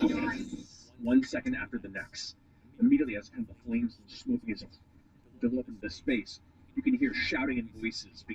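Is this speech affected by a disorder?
No.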